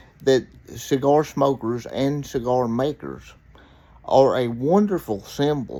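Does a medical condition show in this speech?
Yes: cerebral palsy; reports speaking clearly.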